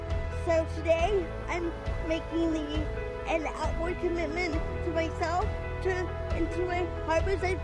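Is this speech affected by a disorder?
Yes: cerebral palsy; 3 months premature, 3 pounds 3 ounces, heartbeat fell to 1 beat per minute, age 24.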